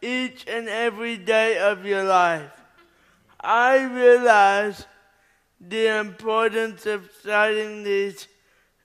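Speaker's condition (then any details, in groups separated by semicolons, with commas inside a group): Cerebral palsy; arm paralysis with muscle contraction, uses left hand only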